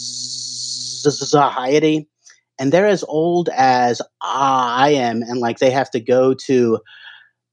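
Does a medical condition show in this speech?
Yes: stuttering; onset around age 2.5, fall with traumatic brain injury then, grandfather and daughter stutter, likely genetic, hypnotherapy tried; no longer hides stutter, not trying to avoid stuttering, stuttering more or more aware lately, sober; stutters every time talking, hard ordering in restaurants, phone calls, strangers, alcohol seemed to lessen stutter; here prolonged sounds.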